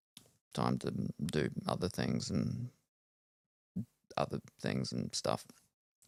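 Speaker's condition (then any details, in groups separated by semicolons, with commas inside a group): No condition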